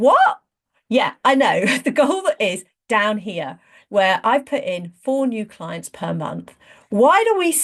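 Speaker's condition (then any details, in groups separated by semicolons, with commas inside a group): No condition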